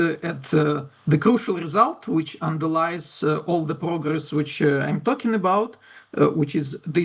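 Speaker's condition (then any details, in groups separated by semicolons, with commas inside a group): No condition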